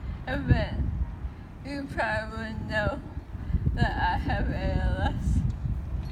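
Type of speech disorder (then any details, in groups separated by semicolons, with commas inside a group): Bulbar dysarthria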